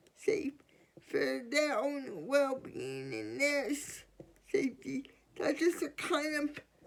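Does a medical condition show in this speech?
Yes: cerebral palsy.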